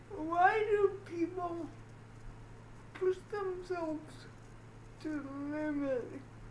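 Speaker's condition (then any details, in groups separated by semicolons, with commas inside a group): Cerebral palsy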